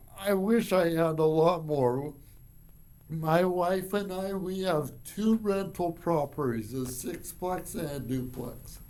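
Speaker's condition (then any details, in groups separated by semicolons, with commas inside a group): Cerebral palsy; from birth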